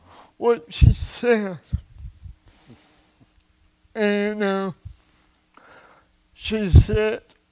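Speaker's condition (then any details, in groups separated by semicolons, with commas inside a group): Cerebral palsy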